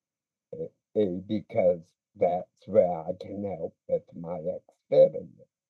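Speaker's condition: Speech impediment

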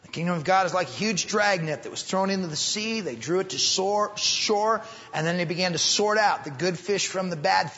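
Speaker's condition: No condition

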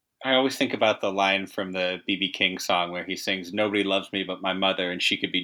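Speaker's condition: No condition

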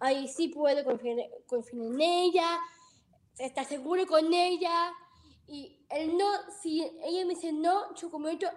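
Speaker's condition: Down syndrome; present from birth, heart surgery

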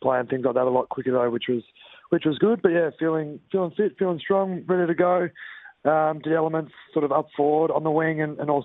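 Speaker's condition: No condition

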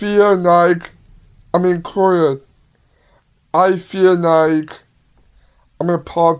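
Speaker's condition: Down syndrome; low muscle tone, poor balance, delayed reaction time, took 6 years to learn bike riding

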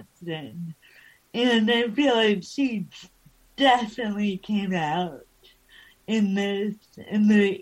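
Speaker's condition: Cerebral palsy

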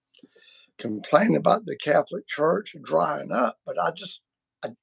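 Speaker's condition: Vocal cord surgery; multiple vocal cord surgeries

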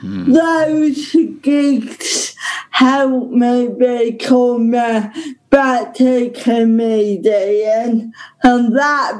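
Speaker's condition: Ataxic cerebral palsy; present from birth

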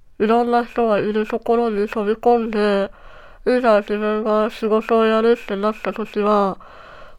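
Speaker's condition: Treacher Collins syndrome, cleft palate; underdeveloped cheekbones

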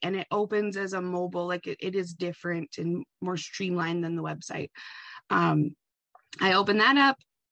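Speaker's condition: No condition

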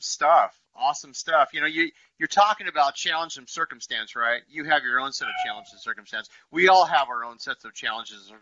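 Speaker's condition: No condition

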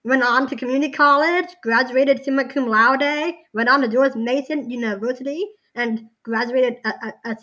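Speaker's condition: Down syndrome

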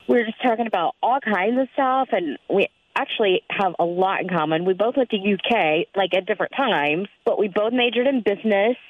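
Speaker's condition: No condition

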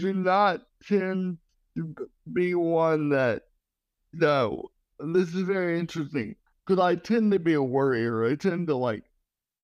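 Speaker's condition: Cerebral palsy

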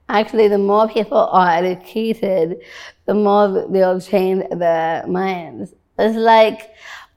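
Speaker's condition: Down syndrome

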